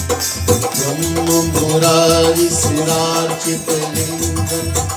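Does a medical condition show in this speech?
No.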